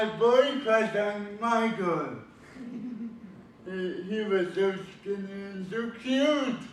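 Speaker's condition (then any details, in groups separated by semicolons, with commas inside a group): Cerebral palsy; speech impediment, different speech pattern, voice hard to understand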